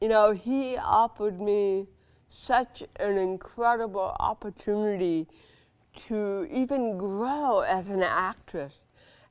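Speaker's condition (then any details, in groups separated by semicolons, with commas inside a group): Cerebral palsy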